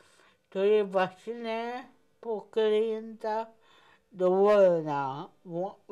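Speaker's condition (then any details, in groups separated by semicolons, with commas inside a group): Cerebral palsy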